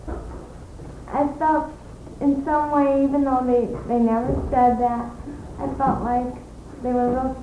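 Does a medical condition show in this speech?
Yes: cerebral palsy; premature birth, cranium damaged during delivery, maternal Asian flu, diagnosed at 1.5 years, many surgeries; speaks fluently with few pauses.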